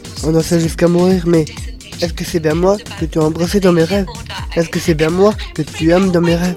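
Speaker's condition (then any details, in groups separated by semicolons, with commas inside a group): Down syndrome; Down syndrome (trisomy)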